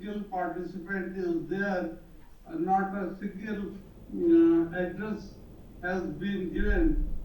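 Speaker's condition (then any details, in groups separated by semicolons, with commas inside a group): Cerebral palsy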